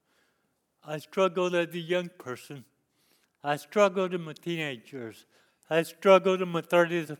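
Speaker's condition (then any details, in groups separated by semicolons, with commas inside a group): Cerebral palsy; lifelong disability since youth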